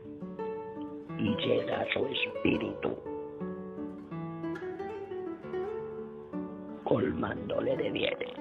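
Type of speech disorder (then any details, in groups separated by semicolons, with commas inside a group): Oesophageal speech; laryngectomy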